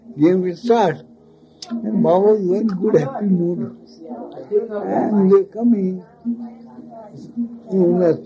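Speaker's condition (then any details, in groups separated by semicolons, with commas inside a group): Speech loss after head injury; heavy speech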